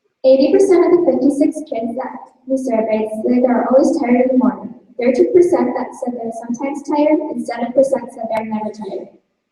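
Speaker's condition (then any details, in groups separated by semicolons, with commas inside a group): No condition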